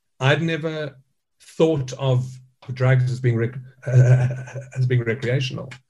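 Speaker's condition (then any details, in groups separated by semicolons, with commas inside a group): Stuttering; stutter since childhood, still present in adulthood; speaks to stage audiences, joke about impediment built into stage dialogue with Alan; childhood word avoidance, ordered food could say, fear of speaking, piano as wordless expression; blocks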